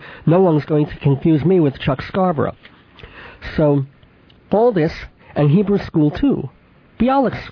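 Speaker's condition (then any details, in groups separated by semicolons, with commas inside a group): Cleft palate with lisp, cleft lip and palate, mild; about 39 years since infant operations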